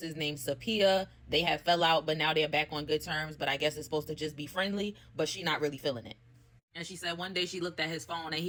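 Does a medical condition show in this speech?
No.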